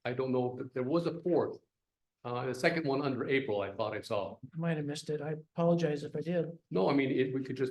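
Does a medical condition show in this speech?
No.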